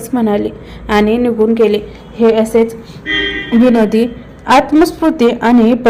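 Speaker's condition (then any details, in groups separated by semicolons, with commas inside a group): No condition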